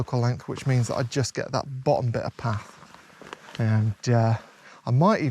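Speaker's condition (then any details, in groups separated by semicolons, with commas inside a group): No condition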